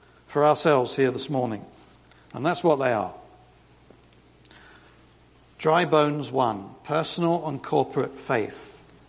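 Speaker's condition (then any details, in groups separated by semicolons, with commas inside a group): No condition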